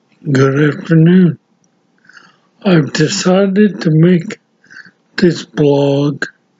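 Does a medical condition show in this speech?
Yes: severe traumatic brain injury.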